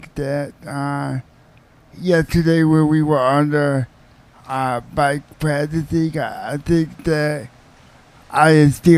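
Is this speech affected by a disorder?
Yes: quadriplegic cerebral palsy.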